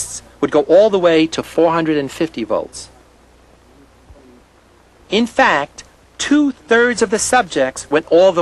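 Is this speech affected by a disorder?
No.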